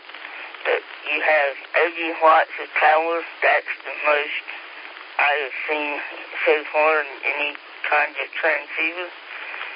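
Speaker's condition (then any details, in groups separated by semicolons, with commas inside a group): Speech impediment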